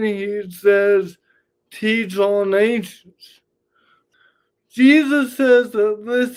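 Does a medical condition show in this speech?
Yes: cerebral palsy.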